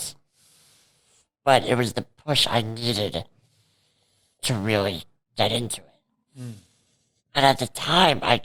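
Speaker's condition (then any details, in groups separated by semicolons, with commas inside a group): Cerebral palsy; present from birth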